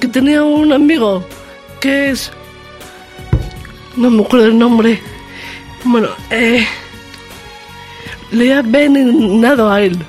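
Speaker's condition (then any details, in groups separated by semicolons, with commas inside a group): Down syndrome; trisomy 21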